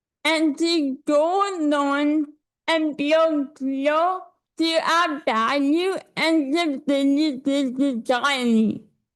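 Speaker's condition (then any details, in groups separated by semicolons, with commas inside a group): Cerebral palsy; affects hands and legs; speech affected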